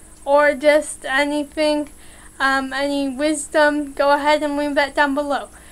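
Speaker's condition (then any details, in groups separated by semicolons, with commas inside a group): Cerebral palsy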